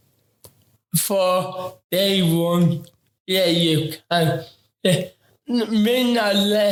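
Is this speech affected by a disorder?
Yes: ataxic cerebral palsy; affects talking.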